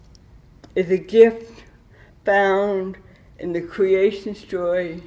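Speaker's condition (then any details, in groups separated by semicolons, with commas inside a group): Cerebral palsy with dystonia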